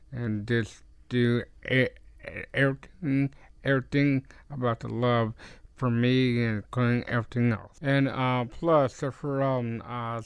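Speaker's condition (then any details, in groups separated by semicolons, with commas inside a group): Down syndrome; known before age three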